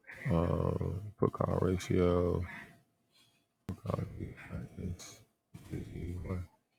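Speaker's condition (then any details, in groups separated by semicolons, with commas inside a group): No condition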